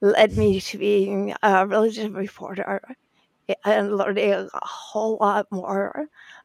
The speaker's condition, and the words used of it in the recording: Spasmodic dysphonia. Speaking with the voice you have, even if it shakes, as the saying goes, is better than not.